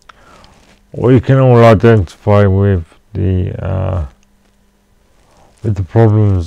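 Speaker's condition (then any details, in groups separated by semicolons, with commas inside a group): Cerebral palsy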